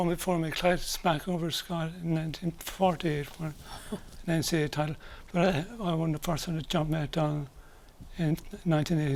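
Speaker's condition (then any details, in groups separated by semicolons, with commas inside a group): Early onset Parkinson's disease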